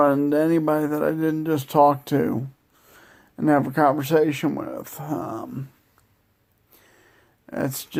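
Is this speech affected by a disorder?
Yes: multiple sclerosis.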